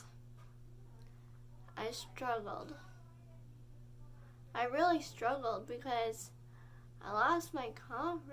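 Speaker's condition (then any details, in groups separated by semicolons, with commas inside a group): Cerebral palsy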